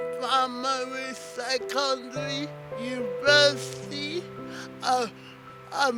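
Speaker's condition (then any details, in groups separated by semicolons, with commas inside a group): Cerebral palsy; needed assistance moving, childhood physiotherapy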